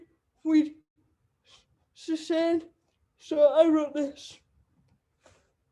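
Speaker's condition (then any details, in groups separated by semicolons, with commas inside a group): Cerebral palsy; wheelchair user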